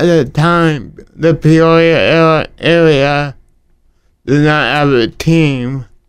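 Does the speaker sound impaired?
Yes: cerebral palsy; talking affected.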